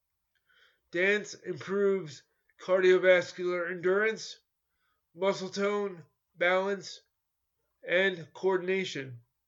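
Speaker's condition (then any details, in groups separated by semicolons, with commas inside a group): Cerebral palsy; cerebral palsy since childhood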